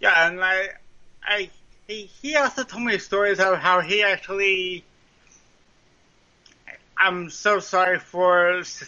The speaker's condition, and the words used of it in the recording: Cerebral palsy. That's because I have a mild form of cerebral palsy, And I'm going to be joking about my speech impediment throughout the show.